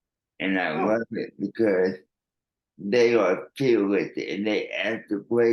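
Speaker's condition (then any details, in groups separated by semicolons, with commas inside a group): Cerebral palsy; therapy from early childhood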